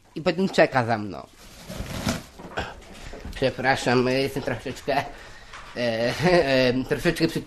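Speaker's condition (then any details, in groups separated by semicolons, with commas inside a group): Down syndrome; intellectual disability, intermittent memory lapses, difficulty with arithmetic and counting money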